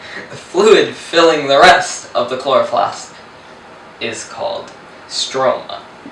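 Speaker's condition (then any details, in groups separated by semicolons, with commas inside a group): No condition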